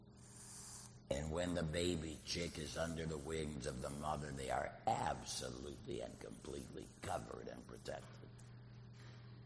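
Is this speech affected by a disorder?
Yes: laryngectomy; total laryngectomy after cancer recurrence, voice prosthesis, prior radiation and chemotherapy, liquid diet during treatment; speaking and preaching through voice prosthesis; artificial voice via prosthesis, like a kazoo, earlier could barely whisper, voice much better now.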